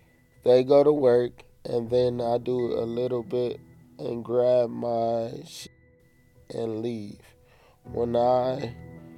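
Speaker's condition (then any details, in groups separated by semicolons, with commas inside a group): Cerebral palsy; physical and occupational therapy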